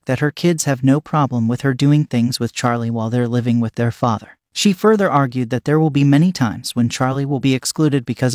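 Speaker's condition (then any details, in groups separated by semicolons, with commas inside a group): No condition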